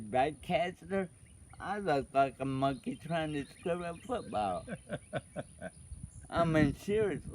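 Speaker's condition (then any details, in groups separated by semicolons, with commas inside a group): Cerebral palsy; affects walking, unsteady gait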